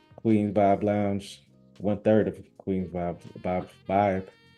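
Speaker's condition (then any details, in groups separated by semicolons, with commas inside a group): No condition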